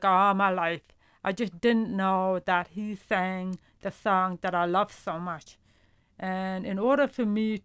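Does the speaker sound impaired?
Yes: profound deafness; hears music, voices, horn, piano, guitar, headphones too quiet, feedback over hearing aids.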